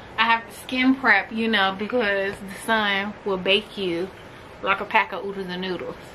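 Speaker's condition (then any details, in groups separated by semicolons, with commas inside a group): No condition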